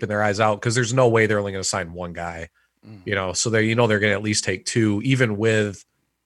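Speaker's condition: No condition

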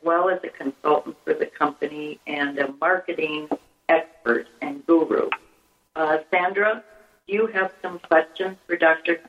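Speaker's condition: No condition

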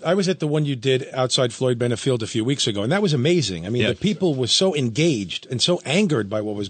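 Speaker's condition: No condition

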